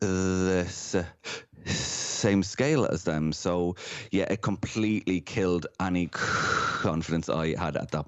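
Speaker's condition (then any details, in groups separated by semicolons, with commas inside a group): Stammer; stammer since first speaking, overt open struggle then covert, worsened during journalism degree at DCU, childhood speech therapy with short-term gains; instructor on peer-led McGuire Programme Ireland, uses costal breathing technique; formerly avoided trigger words and situations, used tricks to seem fluent, fear-driven blocks; repeated sounds, prolonged sounds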